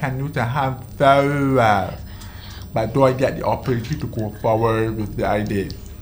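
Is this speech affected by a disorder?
Yes: deafness, deaf in one ear from birth, other ear from age 18; born deaf in one ear; has speech, had speech therapy.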